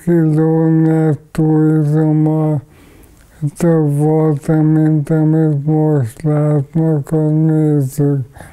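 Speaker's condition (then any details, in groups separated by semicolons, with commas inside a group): ALS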